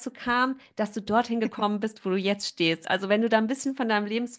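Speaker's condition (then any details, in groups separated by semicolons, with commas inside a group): No condition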